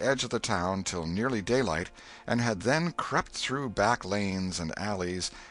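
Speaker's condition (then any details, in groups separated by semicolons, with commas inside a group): No condition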